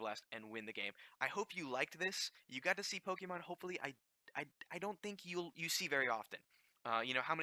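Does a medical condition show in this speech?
No.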